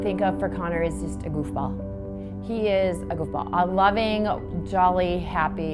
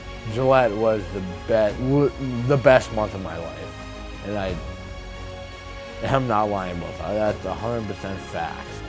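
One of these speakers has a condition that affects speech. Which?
The second: traumatic brain injury; car crash; under a year, 20-day coma, now walking, rehab done; could not talk after injury, speech therapy.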